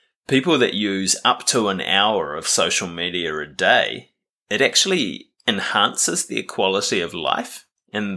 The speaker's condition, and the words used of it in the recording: None; typical speech.